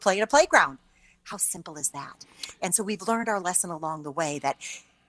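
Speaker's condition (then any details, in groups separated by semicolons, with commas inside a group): No condition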